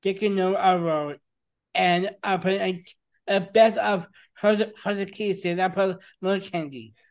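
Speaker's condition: Down syndrome; lifelong genetic condition; short, sometimes ungrammatical sentences, word repetitions and substitutions

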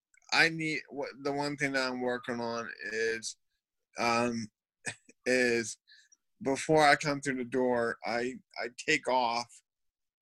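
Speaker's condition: Cerebral palsy; cerebral palsy since birth

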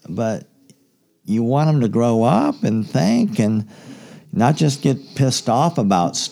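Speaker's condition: Cleft palate, severe

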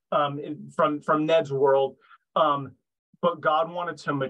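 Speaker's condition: No condition

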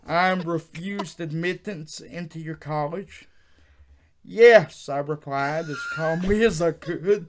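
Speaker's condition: Cerebral palsy; wheelchair user

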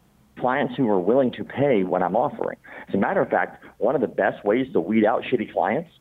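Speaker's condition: Cleft palate; congenital

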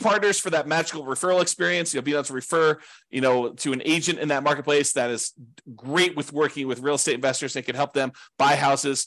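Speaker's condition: No condition

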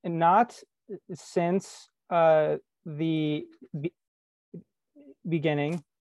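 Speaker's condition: Stuttering; man aged 23, long history of avoiding communication; discloses stutter openly, working on reducing avoidance; difficult to communicate fluently, rarely fluent even after disclosing stutter; repeated sounds, blocks

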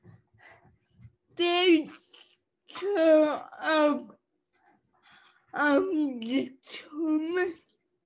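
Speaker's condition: Cerebral palsy; cerebral palsy since childhood

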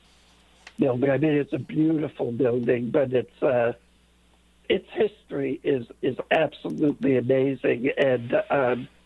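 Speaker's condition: Late-onset Pompe disease; onset age 5-6

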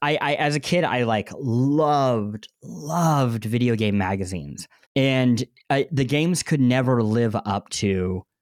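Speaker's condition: Cleft lip and palate; bandaged

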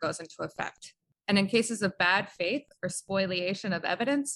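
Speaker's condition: No condition

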